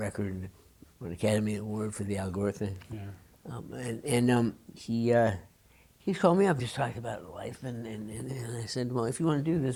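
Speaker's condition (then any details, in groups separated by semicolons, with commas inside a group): Parkinson's disease; high fall risk, trips over own feet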